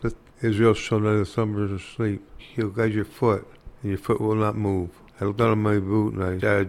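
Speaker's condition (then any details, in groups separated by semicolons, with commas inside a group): Parkinson's disease; hard time walking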